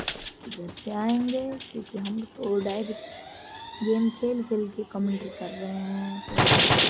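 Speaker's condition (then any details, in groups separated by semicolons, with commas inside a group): No condition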